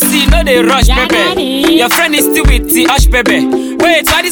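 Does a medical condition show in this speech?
No.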